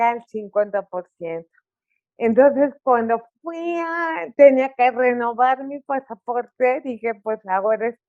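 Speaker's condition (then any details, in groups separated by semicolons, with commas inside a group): Cerebral palsy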